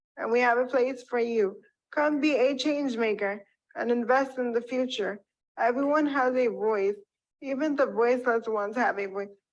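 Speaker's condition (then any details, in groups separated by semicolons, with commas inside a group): Cerebral palsy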